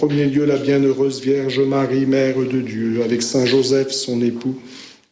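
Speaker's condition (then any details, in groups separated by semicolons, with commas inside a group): No condition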